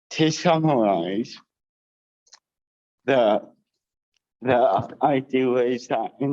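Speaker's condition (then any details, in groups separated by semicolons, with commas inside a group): Cerebral palsy with dysarthria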